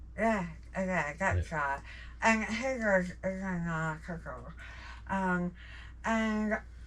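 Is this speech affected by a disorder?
Yes: jaw cancer surgery; tracheostomy.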